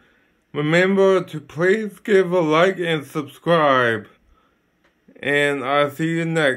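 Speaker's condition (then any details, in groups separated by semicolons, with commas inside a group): Ataxic cerebral palsy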